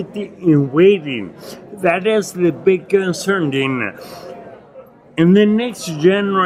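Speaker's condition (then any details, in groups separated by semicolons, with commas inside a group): Acquired ataxia (lance-adams syndrome)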